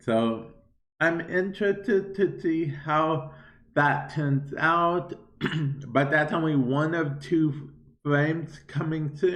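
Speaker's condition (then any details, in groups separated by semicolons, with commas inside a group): Cerebral palsy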